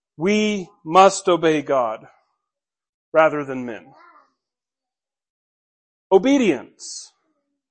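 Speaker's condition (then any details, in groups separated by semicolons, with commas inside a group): No condition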